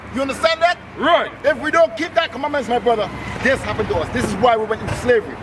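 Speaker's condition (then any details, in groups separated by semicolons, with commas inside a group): No condition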